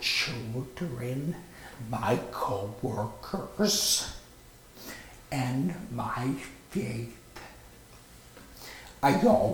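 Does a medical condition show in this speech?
Yes: stroke with paralyzed vocal cord; stroke at 35, craniotomy at Barnes Jewish Hospital, alphabet board early, left-hand writing; nearly 5 years post-stroke, 657+ hours outpatient therapy incl advanced speech therapy, runs without aids; speaks lower and slower, singing voice part lost, public speaking difficult.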